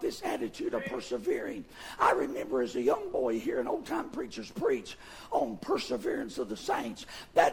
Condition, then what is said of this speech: Vocal cord paralysis. I apologize for my voice.